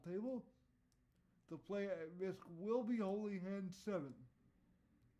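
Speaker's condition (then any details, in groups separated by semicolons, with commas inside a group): Cerebral palsy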